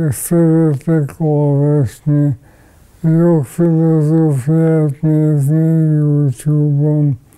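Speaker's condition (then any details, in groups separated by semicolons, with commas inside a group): ALS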